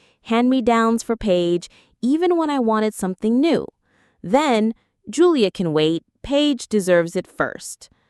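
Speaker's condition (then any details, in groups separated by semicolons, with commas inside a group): No condition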